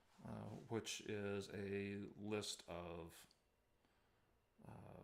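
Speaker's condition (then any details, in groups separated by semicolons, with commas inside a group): No condition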